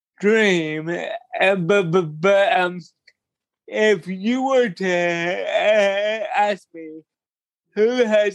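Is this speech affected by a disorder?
Yes: cerebral palsy; talks slower.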